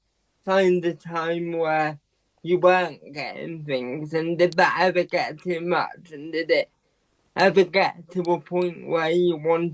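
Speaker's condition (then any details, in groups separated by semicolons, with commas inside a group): Quadriplegic cerebral palsy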